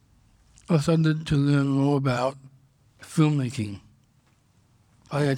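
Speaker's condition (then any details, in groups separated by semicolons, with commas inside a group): Down syndrome; congenital, diagnosed at birth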